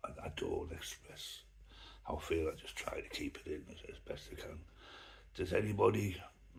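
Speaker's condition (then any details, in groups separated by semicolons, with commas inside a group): Myasthenia gravis; affects eyes, mouth, arms and legs; about three years since onset, sudden onset, arm shakes, breathing affected; voice a bit strange, right mouth drops, swallowing and chewing affected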